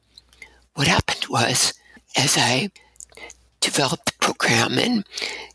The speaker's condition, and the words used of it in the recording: Spasmodic dysphonia. So that leads to a lot of breathiness.